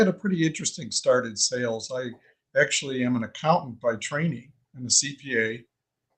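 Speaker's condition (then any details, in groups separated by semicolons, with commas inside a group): No condition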